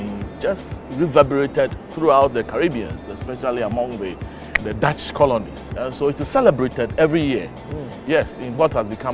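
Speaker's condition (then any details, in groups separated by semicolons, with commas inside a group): No condition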